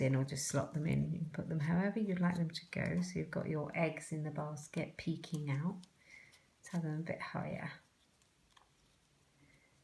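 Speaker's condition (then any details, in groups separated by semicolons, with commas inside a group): No condition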